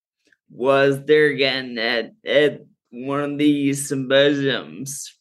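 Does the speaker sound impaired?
Yes: Friedreich's ataxia; progressive, cannabis strain with doctor's guidance for neuropathic pain, muscle relaxing, sleep, ataxia worse when tired.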